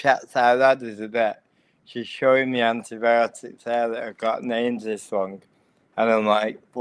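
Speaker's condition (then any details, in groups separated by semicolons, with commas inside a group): Cerebral palsy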